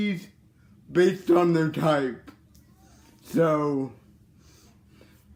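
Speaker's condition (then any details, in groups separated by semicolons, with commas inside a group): Cerebral palsy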